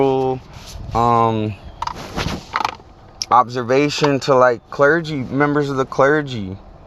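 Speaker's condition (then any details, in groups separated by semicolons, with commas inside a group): No condition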